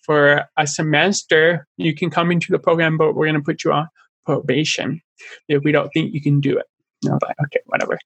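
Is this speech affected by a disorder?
Yes: deafness; born deaf both ears, implant at 13, speech therapy ages 2-3 to 10-11, redone after implant; speech okay, still has accent; struggles with speaking, no full sentences until age five, sign language learned later.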